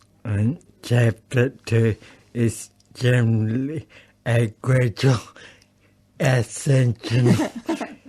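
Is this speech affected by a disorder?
Yes: acquired brain injury; over 30 years since injury.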